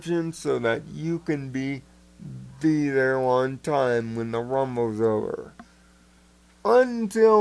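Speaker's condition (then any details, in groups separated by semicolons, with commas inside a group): Cerebral palsy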